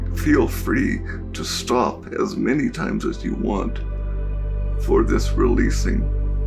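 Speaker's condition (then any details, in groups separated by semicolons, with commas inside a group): Cerebral palsy; diagnosed at birth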